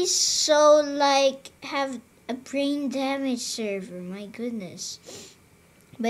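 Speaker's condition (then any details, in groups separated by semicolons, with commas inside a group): No condition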